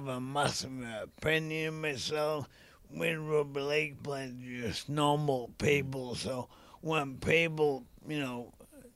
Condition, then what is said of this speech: ALS (motor neuron disease). My voice wasn't anything like it is now.